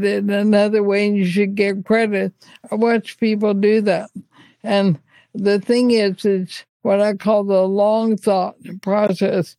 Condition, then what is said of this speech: ALS (motor neuron disease). And you'll notice that right away, it affects her speech.